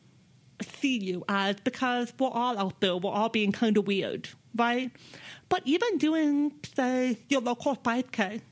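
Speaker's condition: Deafness; speaks with own voice

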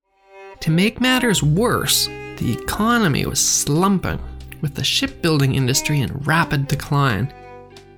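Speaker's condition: No condition

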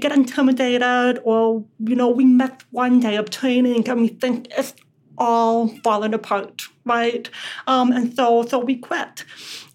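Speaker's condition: Deafness; on Microsoft Teams video call, reading lips and live captions

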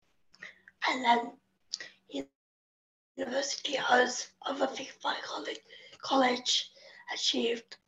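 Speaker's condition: Spastic quadriplegic cerebral palsy

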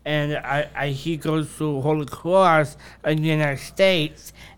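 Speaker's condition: Down syndrome; two holes in heart, open heart surgery as a baby; trouble talking when young, used a voice device

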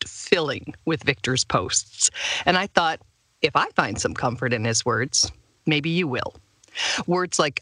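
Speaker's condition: No condition

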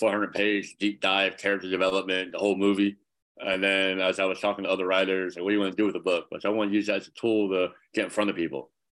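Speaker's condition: Cleft palate; congenital, severe

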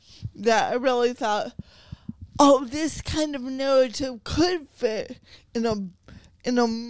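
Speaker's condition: Cerebral palsy

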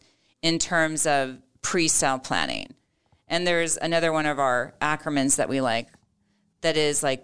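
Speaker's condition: No condition

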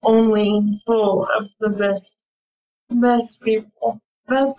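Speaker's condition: ALS; attends ALS clinic

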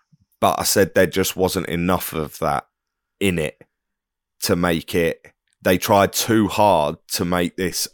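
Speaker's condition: No condition

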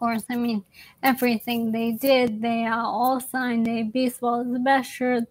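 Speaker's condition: ALS; young onset, young woman living with ALS

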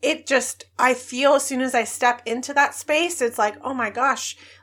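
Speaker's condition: No condition

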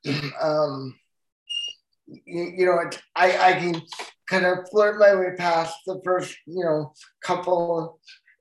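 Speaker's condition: Cerebral palsy; full-time wheelchair user

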